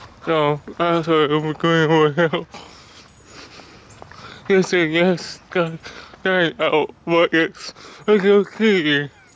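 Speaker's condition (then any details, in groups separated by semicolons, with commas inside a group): Cerebral palsy; speech disability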